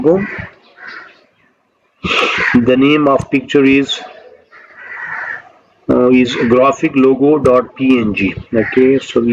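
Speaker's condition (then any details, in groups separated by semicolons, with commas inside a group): No condition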